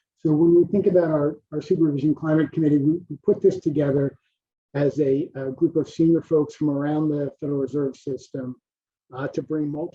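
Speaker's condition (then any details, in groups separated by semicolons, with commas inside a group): No condition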